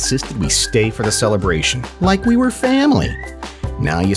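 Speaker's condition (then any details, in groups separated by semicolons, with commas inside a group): No condition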